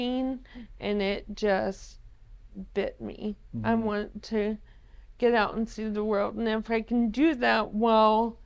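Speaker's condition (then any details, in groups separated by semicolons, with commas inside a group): ALS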